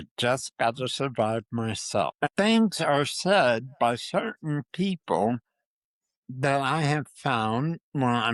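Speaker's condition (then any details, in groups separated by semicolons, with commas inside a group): Parkinson's disease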